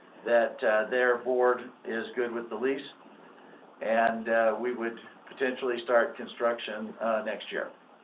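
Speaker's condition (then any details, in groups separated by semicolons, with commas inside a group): No condition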